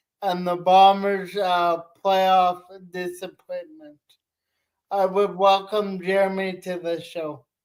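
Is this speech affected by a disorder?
Yes: cerebral palsy.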